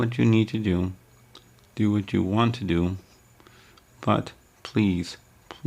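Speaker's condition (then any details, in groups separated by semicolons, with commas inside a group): Cerebral palsy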